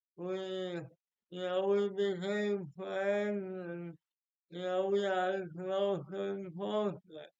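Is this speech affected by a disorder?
Yes: speech impairment after birth surgery.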